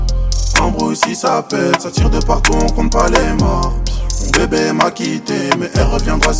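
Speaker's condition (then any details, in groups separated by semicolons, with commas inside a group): No condition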